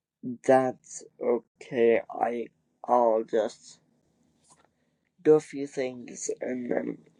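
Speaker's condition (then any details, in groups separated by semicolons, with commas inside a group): Cerebral palsy; wheelchair user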